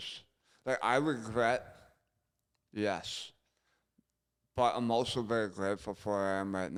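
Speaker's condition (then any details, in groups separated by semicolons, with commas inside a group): Gunshot injury to chin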